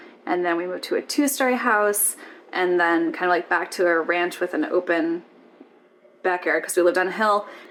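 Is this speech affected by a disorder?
No.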